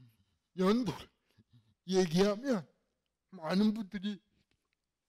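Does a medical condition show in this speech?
Yes: cerebral palsy; fairly severe in childhood.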